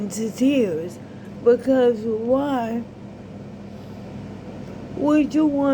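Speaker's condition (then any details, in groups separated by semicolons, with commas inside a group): ALS; recently diagnosed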